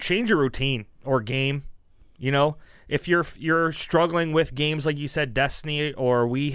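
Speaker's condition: No condition

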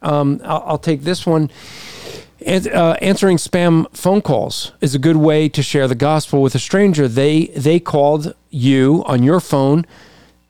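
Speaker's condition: No condition

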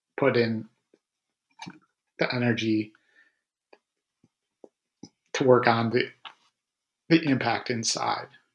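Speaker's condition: Stuttering; Stuttering since youth, fluency shaping without progress, avoidance-reduction therapy with Vivian Sisskin, Sisskin Stuttering Center; still stutters, open Stuttering with reduced reactivity; initial sound repetitions, stutters openly and more easily without struggle, varies day to day; repeated words, blocks

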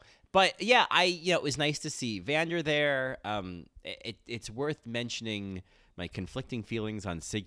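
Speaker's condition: No condition

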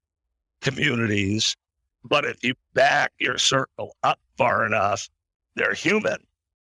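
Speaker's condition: Spasmodic dysphonia; 20+ trips to Pine Ridge Reservation

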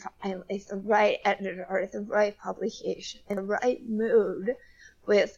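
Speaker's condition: Spasmodic dysphonia; diagnosed in college

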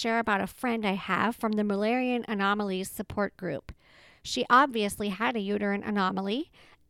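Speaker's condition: Cleft palate with Pierre Robin, Pierre Robin sequence, no cleft lip; congenital Pierre Robin, one-side enlarged tongue hemangioma

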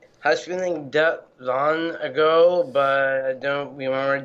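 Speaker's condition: Down syndrome; congenital, present from birth

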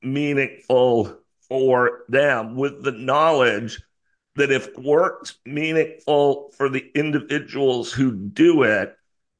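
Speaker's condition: Spasmodic dysphonia; rare neurological voice disorder

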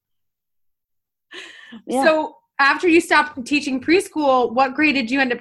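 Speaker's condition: No condition

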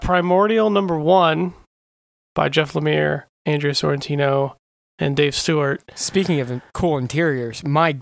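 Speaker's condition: No condition

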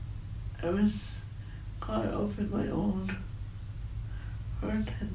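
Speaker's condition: Cerebral palsy; uses wheelchair

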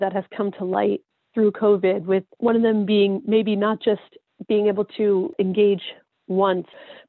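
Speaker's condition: No condition

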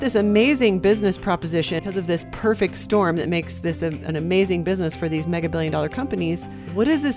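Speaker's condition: No condition

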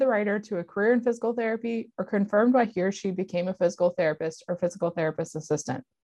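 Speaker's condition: No condition

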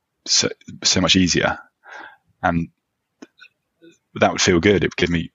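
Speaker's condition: Stammering; past group therapy sessions gave temporary easier speech then relapse, past voluntary stammering practice; works on acceptance rather than fluency, discloses stammer openly, e.g. at interview start; speech blocks, gets stuck, amount of stammering varies between conversations; repeated sounds, prolonged sounds

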